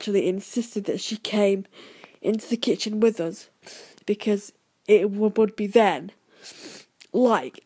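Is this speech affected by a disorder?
Yes: stammer; cold, voice nasal and froggy, exaggerating speech as stammer technique; speech deliberately exaggerated, may sound strange, helps stammer and confidence; here repeated sounds.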